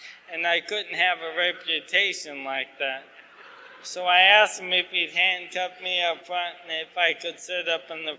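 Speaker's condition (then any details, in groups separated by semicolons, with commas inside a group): ALS; asked to talk slower, clearer, losing voice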